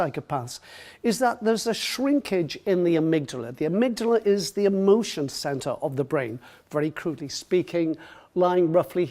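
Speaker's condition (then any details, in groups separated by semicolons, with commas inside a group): No condition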